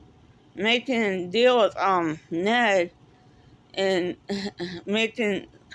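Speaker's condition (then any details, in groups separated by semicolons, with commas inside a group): Cerebral palsy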